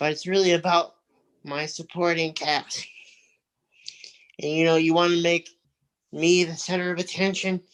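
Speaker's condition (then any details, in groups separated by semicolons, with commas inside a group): Cerebral palsy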